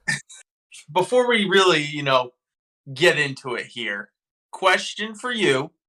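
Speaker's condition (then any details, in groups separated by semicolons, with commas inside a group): No condition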